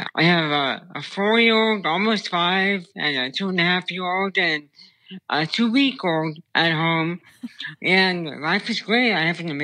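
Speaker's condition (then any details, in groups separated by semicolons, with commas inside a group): Brain stem tumor; childhood onset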